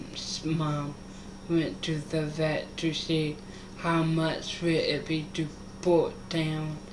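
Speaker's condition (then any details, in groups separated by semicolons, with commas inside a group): Mild cerebral palsy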